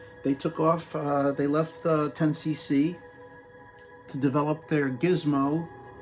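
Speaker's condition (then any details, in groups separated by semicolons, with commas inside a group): No condition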